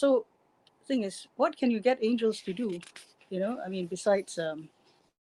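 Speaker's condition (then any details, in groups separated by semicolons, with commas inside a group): No condition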